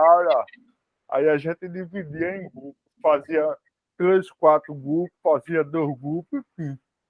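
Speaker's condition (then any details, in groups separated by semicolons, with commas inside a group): Spastic cerebral palsy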